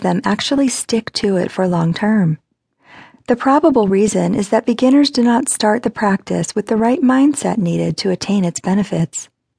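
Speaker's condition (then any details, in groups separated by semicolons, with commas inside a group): No condition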